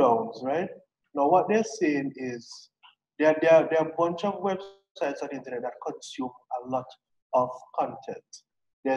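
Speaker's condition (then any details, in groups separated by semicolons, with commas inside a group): No condition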